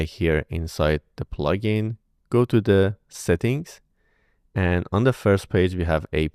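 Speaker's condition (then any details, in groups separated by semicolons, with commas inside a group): No condition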